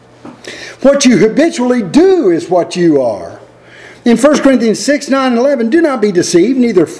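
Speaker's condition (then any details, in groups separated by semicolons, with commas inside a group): No condition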